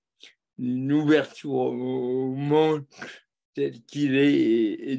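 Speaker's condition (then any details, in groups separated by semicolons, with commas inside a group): Cerebral palsy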